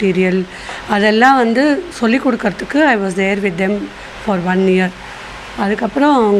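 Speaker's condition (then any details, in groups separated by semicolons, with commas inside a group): No condition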